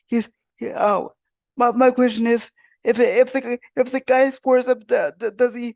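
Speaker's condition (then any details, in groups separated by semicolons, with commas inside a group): Cerebral palsy; wheelchair user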